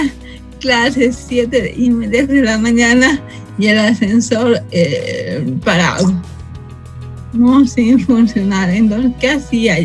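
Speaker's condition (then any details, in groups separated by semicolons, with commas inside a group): Cerebral palsy from birth; speech and language affected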